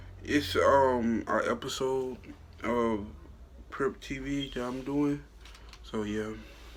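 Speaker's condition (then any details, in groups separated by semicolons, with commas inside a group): No condition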